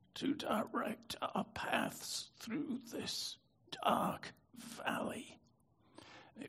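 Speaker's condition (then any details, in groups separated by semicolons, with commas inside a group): Spasmodic dystonia; likened to Robert Kennedy Jr.'s voice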